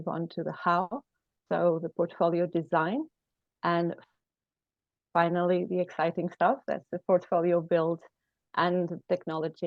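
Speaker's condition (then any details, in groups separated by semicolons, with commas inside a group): No condition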